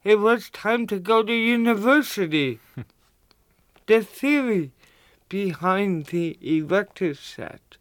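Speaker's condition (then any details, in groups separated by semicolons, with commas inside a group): Cerebral palsy; cerebral palsy since childhood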